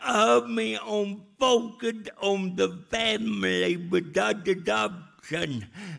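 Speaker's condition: Cerebral palsy; mother spoke for him in childhood

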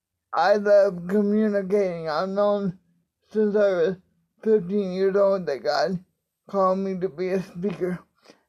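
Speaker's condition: Cerebral palsy, spastic quadriplegic; affects all muscles

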